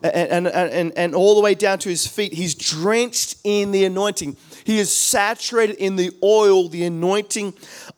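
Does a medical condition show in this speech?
No.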